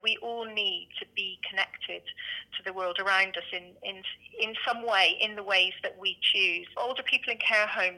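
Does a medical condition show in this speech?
No.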